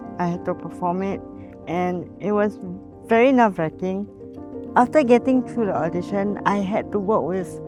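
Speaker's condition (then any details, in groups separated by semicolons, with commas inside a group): Cerebral palsy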